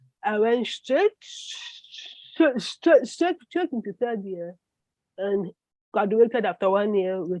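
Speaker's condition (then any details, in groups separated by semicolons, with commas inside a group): Cerebral palsy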